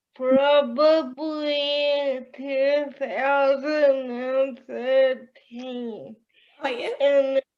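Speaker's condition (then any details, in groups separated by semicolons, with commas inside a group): Cerebral palsy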